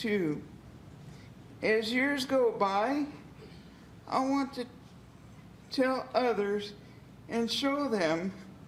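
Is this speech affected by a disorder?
Yes: cerebral palsy.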